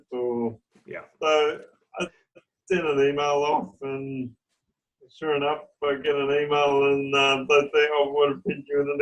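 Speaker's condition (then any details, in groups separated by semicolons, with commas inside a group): Cerebral palsy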